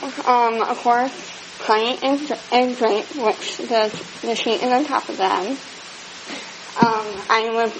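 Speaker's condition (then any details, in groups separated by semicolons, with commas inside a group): Speech impediment; may need to be asked to repeat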